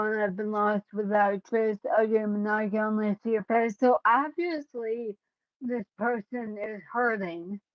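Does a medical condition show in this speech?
Yes: cerebellar ataxia.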